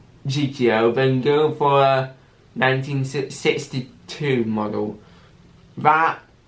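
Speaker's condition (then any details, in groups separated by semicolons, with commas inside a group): Cerebral palsy with stammer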